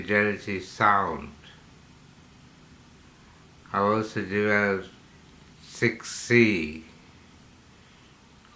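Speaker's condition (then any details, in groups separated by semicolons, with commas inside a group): Parkinsonism; hypersalivation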